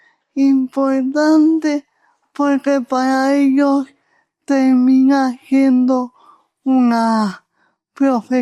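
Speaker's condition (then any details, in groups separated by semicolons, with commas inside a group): Cerebral palsy; unchanged since earlier assessment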